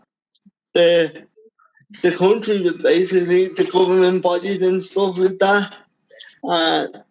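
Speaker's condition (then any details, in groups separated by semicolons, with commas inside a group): Cerebral palsy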